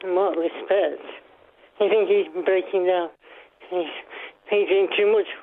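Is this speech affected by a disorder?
Yes: Parkinson's.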